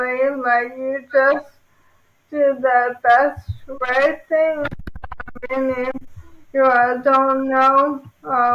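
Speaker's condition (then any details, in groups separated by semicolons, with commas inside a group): ALS; sporadic form, onset in pinky finger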